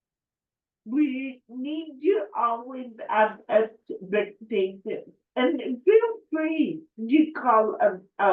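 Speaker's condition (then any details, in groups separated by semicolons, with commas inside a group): Cerebral palsy; affects speech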